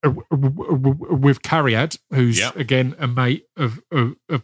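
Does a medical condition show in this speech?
Yes: stammer; sticking type, uncontrollable; barely noticeable to most listeners, plans breathing to avoid stammering in acting roles; here repeated sounds, prolonged sounds.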